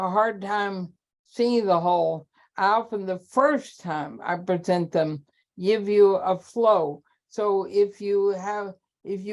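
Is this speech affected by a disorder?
Yes: ALS.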